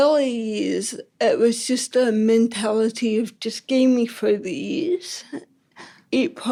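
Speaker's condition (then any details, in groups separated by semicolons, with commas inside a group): Ataxic cerebral palsy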